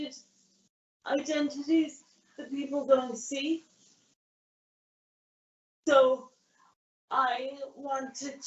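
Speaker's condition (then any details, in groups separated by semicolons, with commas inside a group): Cerebral palsy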